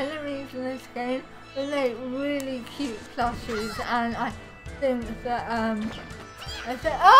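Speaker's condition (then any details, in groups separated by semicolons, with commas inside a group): Cerebral palsy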